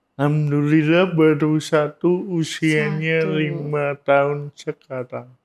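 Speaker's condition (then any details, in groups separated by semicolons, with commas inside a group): Cerebral palsy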